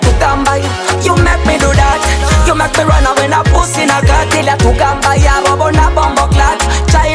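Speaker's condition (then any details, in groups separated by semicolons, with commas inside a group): No condition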